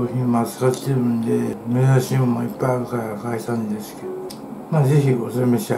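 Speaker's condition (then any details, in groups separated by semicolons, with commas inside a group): Tongue cancer, partial glossectomy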